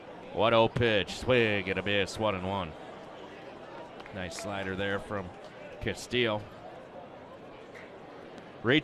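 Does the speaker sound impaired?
No.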